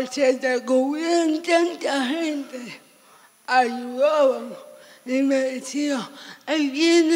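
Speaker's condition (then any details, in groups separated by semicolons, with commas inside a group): Severe cerebral palsy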